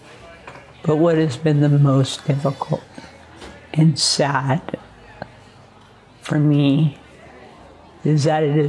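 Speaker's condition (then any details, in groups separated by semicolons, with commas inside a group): ALS; lost ability to walk, move hands and legs; about 3 years of ALS, continual loss of physical abilities, body wasting; ability to breathe taken by ALS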